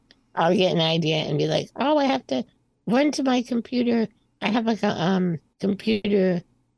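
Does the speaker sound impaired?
Yes: spinal muscular atrophy type 2; from birth, slightly progressive since 20s, arms less mobile, power chair from 12, sensation unaffected; hard time talking before medication, breathing, speaking, singing now stronger.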